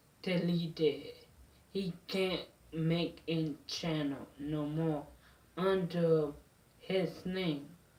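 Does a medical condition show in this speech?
Yes: mild cerebral palsy.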